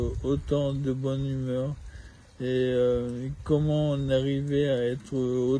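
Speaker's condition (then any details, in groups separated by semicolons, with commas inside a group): ALS (maladie de Charcot); needs home care aide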